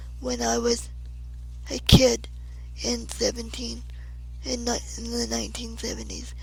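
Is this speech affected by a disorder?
Yes: cerebral palsy.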